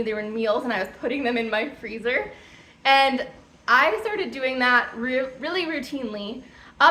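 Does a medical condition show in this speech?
No.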